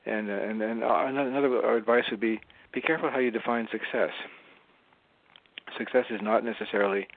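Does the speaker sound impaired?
Yes: Parkinson's disease; diagnosed while still working, some years before recording.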